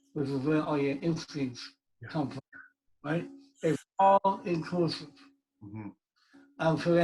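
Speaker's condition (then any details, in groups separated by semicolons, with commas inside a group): Cerebral palsy; speech impediment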